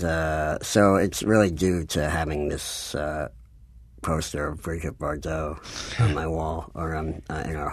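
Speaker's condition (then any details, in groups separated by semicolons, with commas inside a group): Cleft palate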